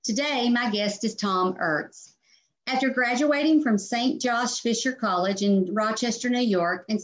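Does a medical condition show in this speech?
No.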